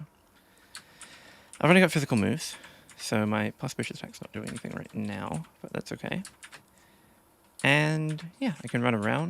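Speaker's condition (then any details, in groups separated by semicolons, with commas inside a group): No condition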